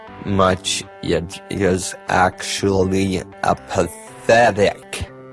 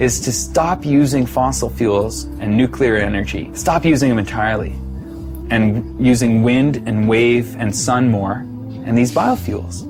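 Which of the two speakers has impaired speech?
The first: multiple sclerosis; after smoking marijuana.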